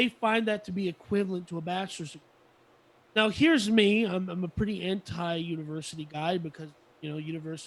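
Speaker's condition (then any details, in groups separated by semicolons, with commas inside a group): No condition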